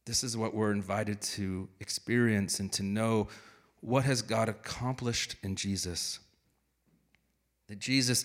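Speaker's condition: No condition

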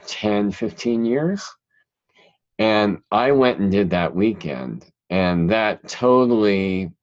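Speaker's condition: Cleft palate; present since childhood

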